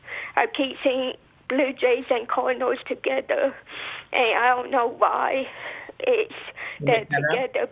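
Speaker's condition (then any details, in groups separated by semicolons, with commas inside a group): Stuttering; part of another disability; stuttered while asking question on radio call; apologizes for stuttering; prolonged sounds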